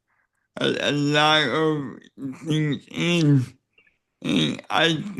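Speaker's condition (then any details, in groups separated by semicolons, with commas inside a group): Cerebral palsy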